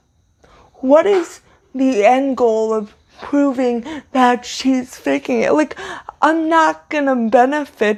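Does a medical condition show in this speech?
Yes: cerebral palsy, severe.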